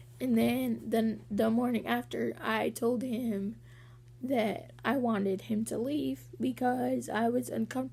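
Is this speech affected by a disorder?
Yes: cerebral palsy; walking sometimes hard.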